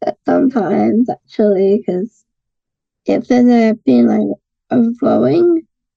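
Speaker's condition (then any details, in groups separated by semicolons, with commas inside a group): Down syndrome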